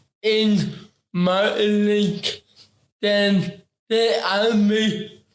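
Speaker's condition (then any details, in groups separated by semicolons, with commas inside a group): Ataxic cerebral palsy; affects talking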